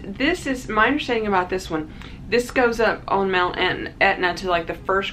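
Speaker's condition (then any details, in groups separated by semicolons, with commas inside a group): No condition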